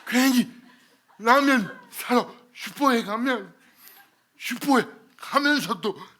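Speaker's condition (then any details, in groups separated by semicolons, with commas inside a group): Cerebral palsy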